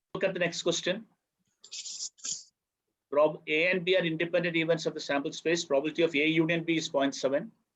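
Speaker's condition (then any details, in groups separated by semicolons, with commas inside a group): No condition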